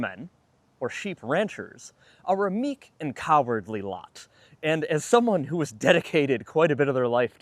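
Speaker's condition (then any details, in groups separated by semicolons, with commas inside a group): No condition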